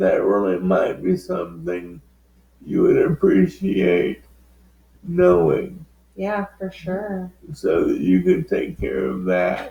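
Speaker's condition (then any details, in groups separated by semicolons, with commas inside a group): Cerebral palsy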